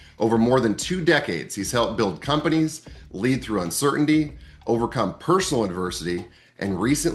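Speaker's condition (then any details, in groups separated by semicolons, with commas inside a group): No condition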